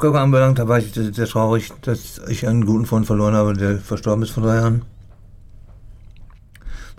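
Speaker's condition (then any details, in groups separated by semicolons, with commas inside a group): Parkinson's disease; daily tasks take longer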